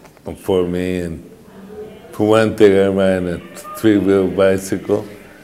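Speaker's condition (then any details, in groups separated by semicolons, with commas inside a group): Mitochondrial disorder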